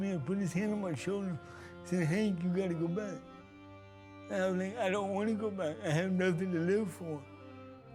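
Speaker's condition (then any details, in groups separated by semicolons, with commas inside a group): Cerebral palsy; present since birth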